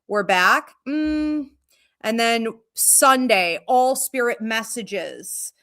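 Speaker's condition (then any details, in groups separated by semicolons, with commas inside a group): No condition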